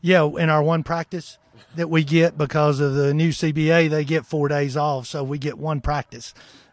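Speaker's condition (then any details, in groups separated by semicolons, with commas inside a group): No condition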